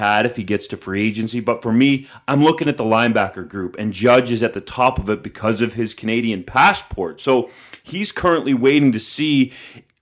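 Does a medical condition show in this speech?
No.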